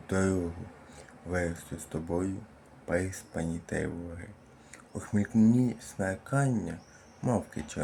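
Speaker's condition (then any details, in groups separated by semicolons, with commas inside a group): Cerebral palsy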